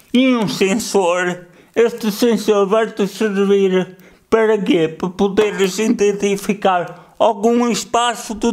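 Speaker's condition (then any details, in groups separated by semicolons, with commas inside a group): Cerebral palsy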